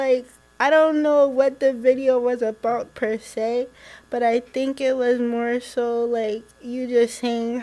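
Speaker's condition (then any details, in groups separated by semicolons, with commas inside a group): Cerebral palsy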